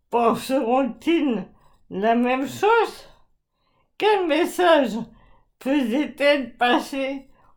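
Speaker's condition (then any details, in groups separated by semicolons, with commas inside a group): ALS (Charcot's disease); voice very severely affected, gradually deteriorating, articulation problems, not a mental impairment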